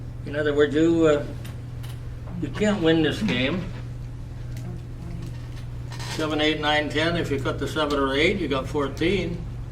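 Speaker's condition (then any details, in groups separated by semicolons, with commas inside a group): No condition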